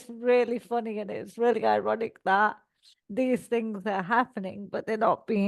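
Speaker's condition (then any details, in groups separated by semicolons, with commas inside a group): Cerebral palsy; all four limbs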